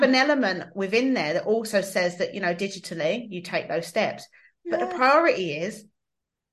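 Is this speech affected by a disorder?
No.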